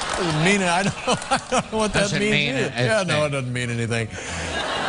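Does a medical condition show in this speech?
No.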